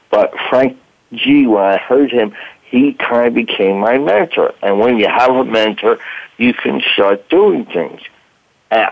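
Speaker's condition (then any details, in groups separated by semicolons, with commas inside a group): Voice box damage from tracheostomy; fire at 30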